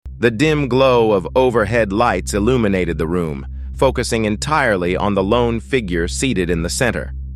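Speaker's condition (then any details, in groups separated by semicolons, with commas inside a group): No condition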